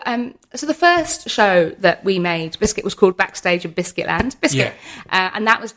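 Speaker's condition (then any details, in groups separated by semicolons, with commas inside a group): Tourette's syndrome; noticeable multiple motor and vocal tics, intensified early 20s, wheelchair user, strapped in during stage performances; hedgehog, sausage, cats interrupting speech, worse with heightened emotion, fluctuates unpredictably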